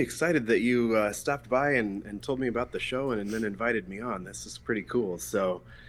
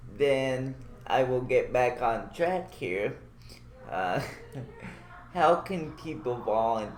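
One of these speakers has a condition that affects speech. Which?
The second: cerebral palsy.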